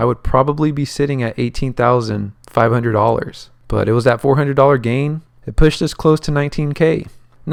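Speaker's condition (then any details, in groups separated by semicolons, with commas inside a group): No condition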